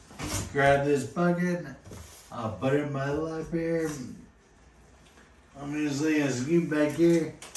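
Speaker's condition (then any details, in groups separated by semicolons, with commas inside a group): Friedreich's ataxia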